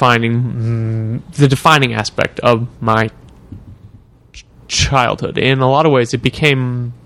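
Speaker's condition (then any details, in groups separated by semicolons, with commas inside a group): Stuttering; adult stuttering since childhood, now age 26; finds this stuttering podcast setting more comfortable for speaking; blocks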